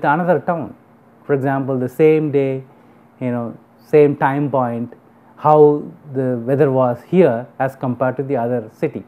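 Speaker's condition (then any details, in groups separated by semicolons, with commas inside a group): No condition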